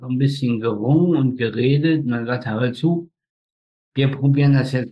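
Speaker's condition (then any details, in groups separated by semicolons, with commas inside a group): Spastic tetraparesis; oxygen loss up to 15 minutes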